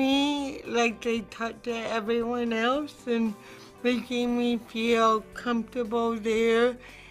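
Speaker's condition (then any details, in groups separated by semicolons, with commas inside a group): Cerebral palsy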